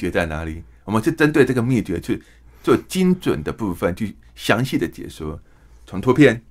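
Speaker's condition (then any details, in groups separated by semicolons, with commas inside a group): Hearing impairment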